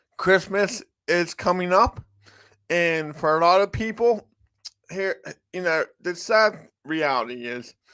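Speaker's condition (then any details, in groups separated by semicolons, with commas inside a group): Cerebral palsy; from birth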